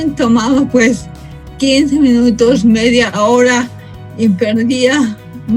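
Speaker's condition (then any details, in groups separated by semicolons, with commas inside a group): Cerebral palsy from birth; from birth, lack of oxygen, affects motor, language, posture; speech and language affected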